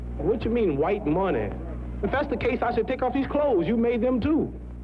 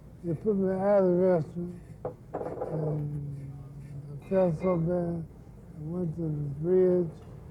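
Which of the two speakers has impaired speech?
The second: Parkinson's syndrome; no tremor, no weakness; sometimes slurred speech.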